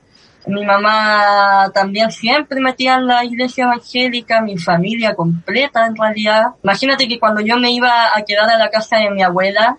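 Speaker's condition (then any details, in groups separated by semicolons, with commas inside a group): Cleft lip and palate; since early childhood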